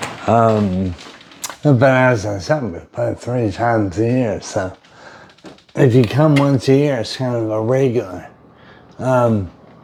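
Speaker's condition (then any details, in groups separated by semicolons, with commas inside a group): Brain injury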